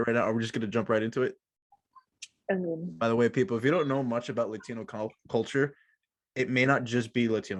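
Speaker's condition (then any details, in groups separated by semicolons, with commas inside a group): No condition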